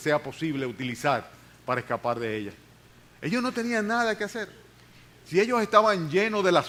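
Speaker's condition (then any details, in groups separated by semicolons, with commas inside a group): No condition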